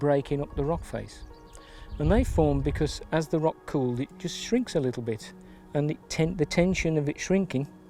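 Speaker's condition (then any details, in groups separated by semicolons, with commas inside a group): No condition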